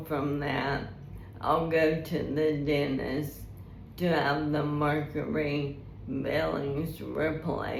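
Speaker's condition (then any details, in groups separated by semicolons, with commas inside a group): ALS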